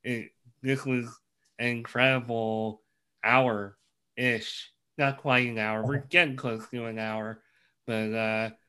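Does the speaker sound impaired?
Yes: cleft lip and palate; congenital cleft lip and palate, craniofacial condition, many obstacles in life.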